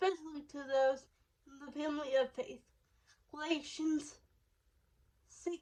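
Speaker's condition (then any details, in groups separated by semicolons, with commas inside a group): Cerebral palsy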